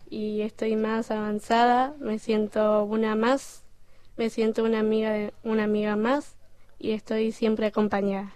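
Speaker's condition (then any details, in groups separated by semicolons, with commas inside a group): Down syndrome; 21 years old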